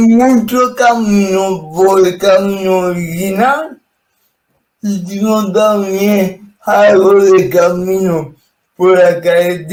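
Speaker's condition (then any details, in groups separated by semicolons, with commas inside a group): Cerebral palsy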